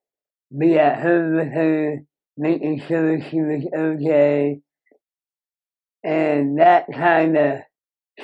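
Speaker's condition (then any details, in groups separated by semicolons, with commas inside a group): Moebius syndrome; severe nerve damage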